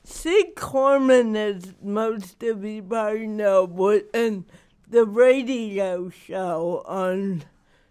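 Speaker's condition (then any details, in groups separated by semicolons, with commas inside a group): Cerebral palsy; not degenerative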